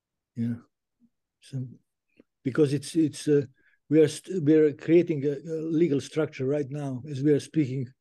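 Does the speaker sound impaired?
Yes: Parkinson's disease; ping pong therapy two to three times weekly, began five to six years post-diagnosis, some symptoms reversed.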